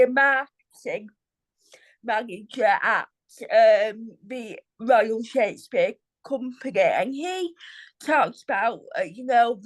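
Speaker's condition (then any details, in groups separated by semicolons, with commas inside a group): Cerebral palsy; wheelchair user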